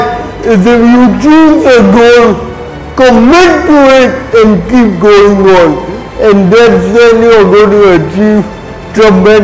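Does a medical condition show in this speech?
Yes: cerebral palsy.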